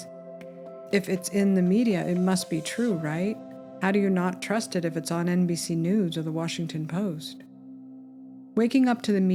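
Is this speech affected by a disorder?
No.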